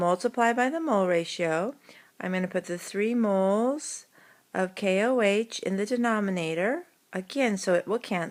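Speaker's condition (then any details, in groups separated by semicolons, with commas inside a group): No condition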